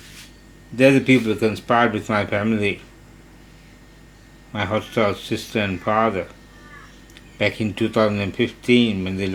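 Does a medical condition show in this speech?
Yes: Parkinson's disease; hypersalivation.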